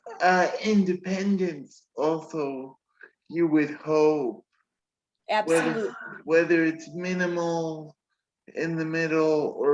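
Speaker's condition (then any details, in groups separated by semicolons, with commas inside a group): Cerebral palsy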